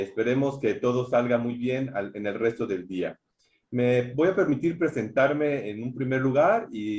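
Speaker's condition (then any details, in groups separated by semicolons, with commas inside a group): No condition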